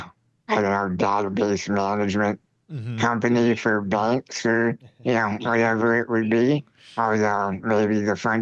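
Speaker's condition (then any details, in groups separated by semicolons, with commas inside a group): Spinal muscular atrophy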